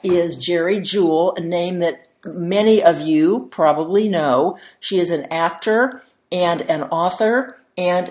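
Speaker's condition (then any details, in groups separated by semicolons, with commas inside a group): No condition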